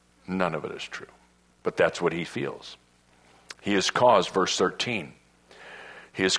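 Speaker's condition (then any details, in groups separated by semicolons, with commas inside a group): No condition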